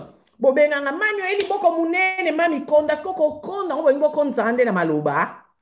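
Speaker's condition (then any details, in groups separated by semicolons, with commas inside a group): No condition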